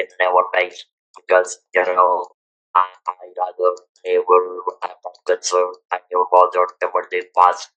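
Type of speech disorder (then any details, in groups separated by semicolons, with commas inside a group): Electrolarynx speech; throat cancer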